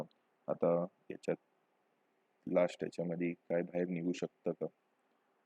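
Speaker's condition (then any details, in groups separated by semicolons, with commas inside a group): No condition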